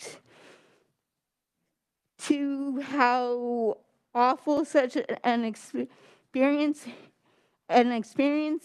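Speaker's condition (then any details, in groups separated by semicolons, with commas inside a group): Cerebral palsy; stutters, clearer when medicated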